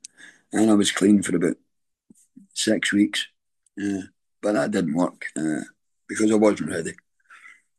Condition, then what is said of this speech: Throat cancer. That's why I talk like this.